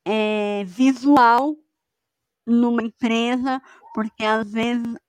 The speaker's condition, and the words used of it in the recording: Cleft palate. Eu não tenho fôlego suficiente para encher uma bexiga.